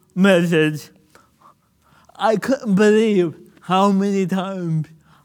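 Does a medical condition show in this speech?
Yes: cerebral palsy; motor deficits.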